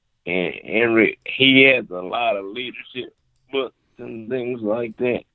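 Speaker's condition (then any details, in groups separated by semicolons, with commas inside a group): Cerebral palsy; confined to wheelchair; speech sounds drunk or high to listeners, explains this upfront when phoning people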